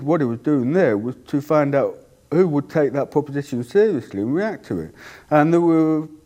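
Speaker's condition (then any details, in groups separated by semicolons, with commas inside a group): Deafness; cannot hear own voice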